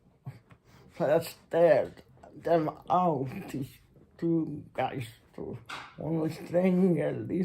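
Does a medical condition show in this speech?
Yes: muscular Parkinson.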